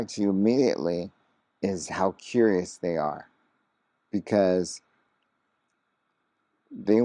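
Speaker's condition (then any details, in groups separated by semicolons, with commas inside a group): ALS; progressing; very hard to talk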